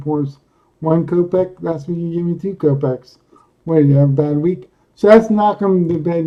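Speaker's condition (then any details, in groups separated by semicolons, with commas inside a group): Cerebral palsy; speaks coherently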